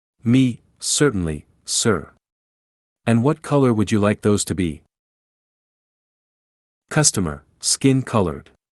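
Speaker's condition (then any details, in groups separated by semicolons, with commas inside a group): No condition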